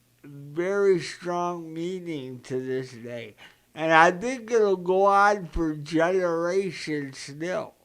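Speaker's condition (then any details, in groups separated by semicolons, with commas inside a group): Cerebral palsy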